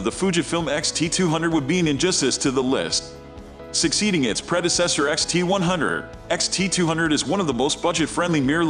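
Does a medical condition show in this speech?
No.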